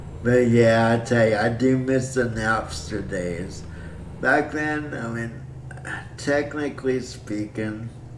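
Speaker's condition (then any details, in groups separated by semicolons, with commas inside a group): Cerebral palsy; breathing fine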